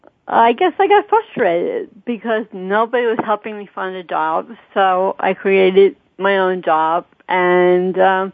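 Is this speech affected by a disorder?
Yes: cerebral palsy.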